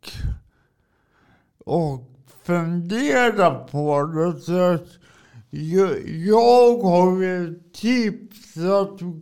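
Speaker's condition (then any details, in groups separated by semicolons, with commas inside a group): Cerebral palsy; from birth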